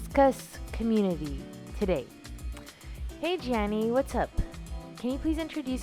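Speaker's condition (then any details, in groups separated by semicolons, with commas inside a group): No condition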